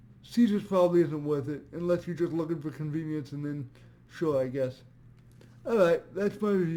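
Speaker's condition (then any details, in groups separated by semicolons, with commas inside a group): Cerebral palsy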